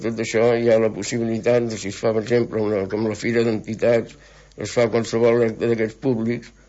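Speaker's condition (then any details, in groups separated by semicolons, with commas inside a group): Parkinson's disease; brain stops making dopamine affecting psychomotor function, diagnosed 12 years ago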